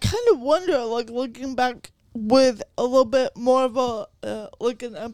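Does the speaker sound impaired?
Yes: cerebral palsy.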